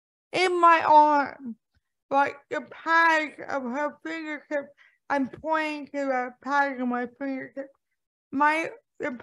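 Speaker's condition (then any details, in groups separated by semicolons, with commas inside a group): Cerebral palsy; cerebral palsy from lack of oxygen at birth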